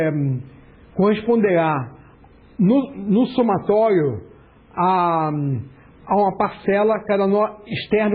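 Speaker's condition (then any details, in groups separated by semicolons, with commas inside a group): No condition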